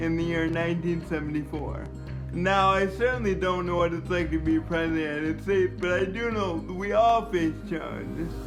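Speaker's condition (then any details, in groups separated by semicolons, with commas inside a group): Cerebral palsy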